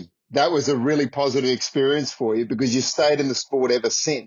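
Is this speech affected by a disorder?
No.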